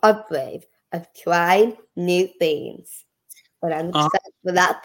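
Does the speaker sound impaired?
Yes: Down syndrome; prenatal diagnosis at 20-week ultrasound, chromosomal disorder.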